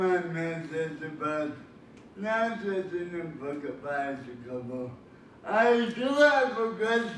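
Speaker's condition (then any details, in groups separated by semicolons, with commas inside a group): Cerebral palsy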